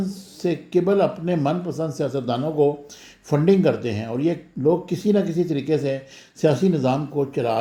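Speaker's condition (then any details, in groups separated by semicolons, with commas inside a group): No condition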